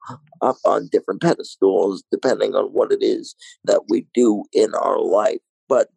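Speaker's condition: Cerebral palsy, mild

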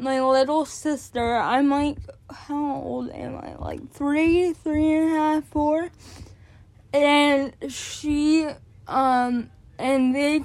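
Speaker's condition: Cerebral palsy; born addicted

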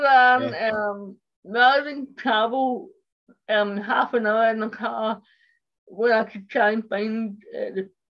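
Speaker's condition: Cerebral palsy; left side affected, walking and dexterity difficulties, profoundly deaf, tightens easily, riding for disabled 15 years; speech impairment

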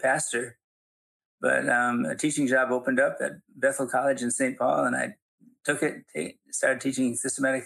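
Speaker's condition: Parkinson's; handwriting difficult, typing less accurate, things slower, still able to function

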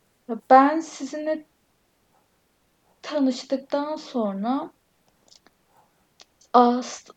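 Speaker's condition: Stuttering; other stutterers in family, attends stuttering self-help groups; frequent part-word and syllable repetitions, fillers, heavy stuttering; repeated sounds

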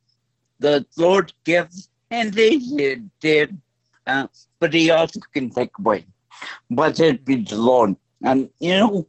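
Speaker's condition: Stroke; voice altered since stroke, lasting effect

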